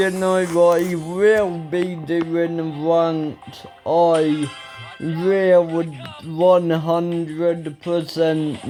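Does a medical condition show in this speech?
Yes: ataxia; speech recently worse.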